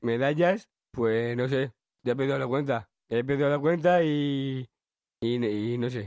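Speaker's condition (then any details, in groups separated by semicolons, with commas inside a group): Down syndrome; 21 years old, born in cáceres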